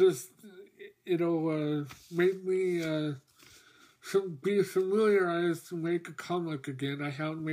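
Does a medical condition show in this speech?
Yes: mobius syndrome.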